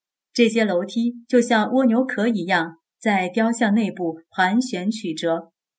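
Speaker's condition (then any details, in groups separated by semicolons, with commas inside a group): No condition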